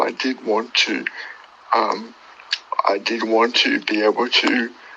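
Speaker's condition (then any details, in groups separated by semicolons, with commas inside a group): Cerebral palsy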